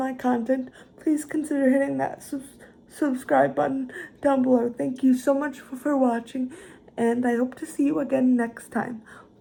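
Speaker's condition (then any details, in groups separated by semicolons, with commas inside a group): Cerebral palsy, severe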